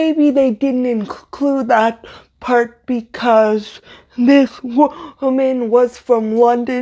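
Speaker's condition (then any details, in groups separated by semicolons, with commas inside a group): Cerebral palsy, severe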